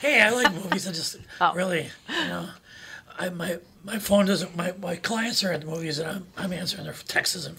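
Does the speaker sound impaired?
Yes: throat cancer, one vocal cord; throat cancer at age 28, tracheotomy, one vocal cord removed, told would never talk again; throat issues during recording; voice noticeably altered, self-compared to raspy rock singers, talks at length.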